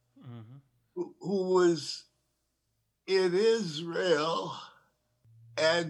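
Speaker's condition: Parkinson's disease; diagnosed over 9 years ago

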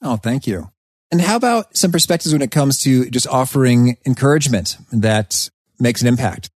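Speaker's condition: No condition

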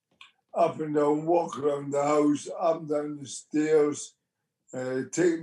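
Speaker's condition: Motor neurone disease; speech therapists offered

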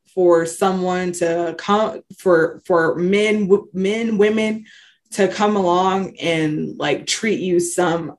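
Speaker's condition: Stuttering; stutter since childhood, lifelong, frequent, parents rewarded getting a full sentence out; ongoing frequent stutter, once avoided phone calls and speaking, now speaks publicly; frequent whole-word and part-word repetitions, fillers um and uh, revisions; repeated words, prolonged sounds

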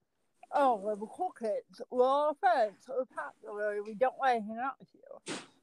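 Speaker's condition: Cerebral palsy; speech affected

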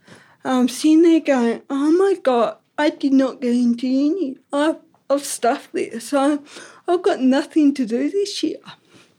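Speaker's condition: Ataxic cerebral palsy; crutches outside

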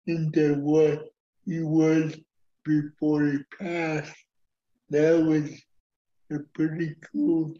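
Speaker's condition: Cerebral palsy; uses wheelchair

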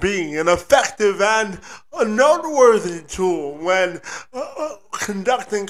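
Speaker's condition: Cerebral palsy; from birth

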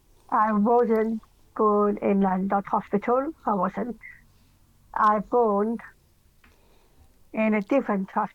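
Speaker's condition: Down syndrome; difficulty concentrating

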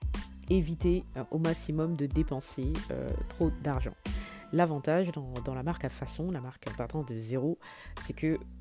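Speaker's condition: No condition

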